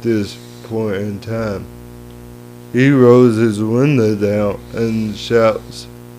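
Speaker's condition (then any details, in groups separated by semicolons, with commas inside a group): Cerebral palsy; lifelong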